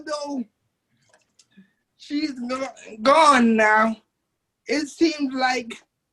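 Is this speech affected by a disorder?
Yes: cerebral palsy; uses wheelchair.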